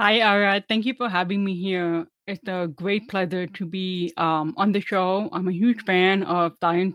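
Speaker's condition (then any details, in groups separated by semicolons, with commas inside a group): Deafness, meningitis-caused; deaf since age 4 from severe meningitis, relearned English and how to speak; uses hearing aids and closed captioning, not fluent in sign language; about 10 years of speech therapy, often told speaks really well for deaf person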